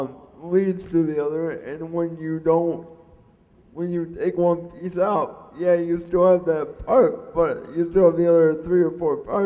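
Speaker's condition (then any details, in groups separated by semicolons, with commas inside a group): Cerebral palsy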